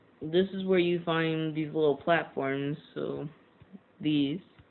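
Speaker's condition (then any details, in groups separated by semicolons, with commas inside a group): No condition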